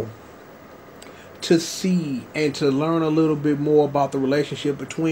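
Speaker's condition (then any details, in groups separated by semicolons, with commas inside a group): No condition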